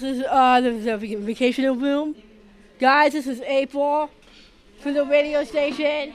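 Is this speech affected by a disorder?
Yes: Down syndrome; present since birth, heart defect called mr, heart issues, visual impairment, legally blind; age 40.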